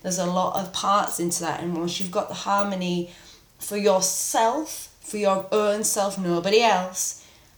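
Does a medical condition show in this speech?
No.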